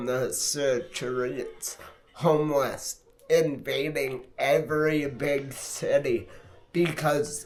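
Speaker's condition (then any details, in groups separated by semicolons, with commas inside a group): Multiple sclerosis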